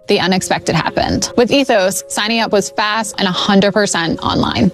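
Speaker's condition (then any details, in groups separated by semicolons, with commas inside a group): No condition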